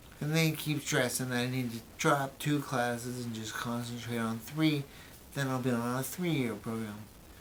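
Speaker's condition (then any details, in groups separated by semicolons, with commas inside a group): Brain injury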